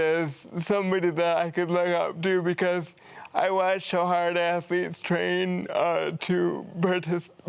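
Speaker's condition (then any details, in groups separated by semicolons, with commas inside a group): Cerebral palsy; from birth, premature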